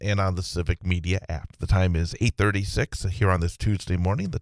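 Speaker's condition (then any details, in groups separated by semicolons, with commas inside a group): No condition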